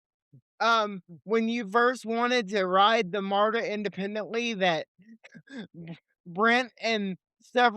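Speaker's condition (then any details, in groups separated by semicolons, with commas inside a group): Cerebral palsy; lifelong wheelchair user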